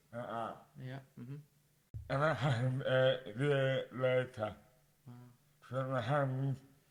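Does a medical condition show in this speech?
Yes: dystonia; mouth impairment affects speech.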